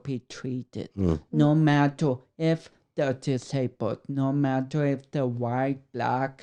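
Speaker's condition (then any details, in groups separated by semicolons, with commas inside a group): Cerebral palsy; affects speech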